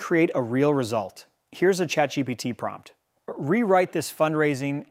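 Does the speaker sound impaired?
No.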